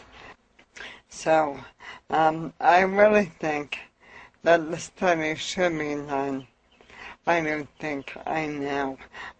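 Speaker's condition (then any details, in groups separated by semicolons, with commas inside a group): Amyotrophic lateral sclerosis; lost use of arms; about 24 years since diagnosis, uses cannabis; speech improved with cannabis, cannot cough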